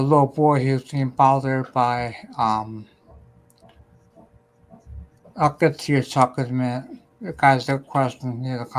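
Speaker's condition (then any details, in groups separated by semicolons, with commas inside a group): Ataxia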